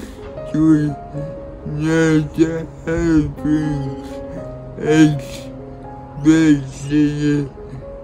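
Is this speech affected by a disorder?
Yes: cerebral palsy.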